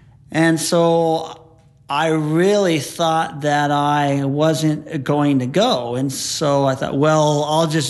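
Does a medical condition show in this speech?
Yes: stuttering; once could not talk, withdrew from talking to people for a time; on mission fluent when teaching, other times stuttered repeatedly, couldn't put two words together; here prolonged sounds.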